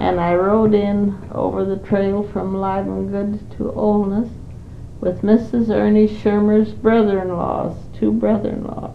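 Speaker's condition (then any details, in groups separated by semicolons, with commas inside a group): Parkinson's disease; not very able to do much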